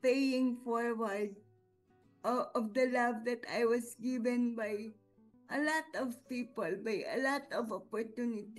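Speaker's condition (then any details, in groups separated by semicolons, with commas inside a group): Cerebral palsy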